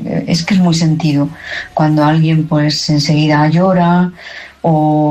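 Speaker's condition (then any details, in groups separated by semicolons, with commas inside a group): No condition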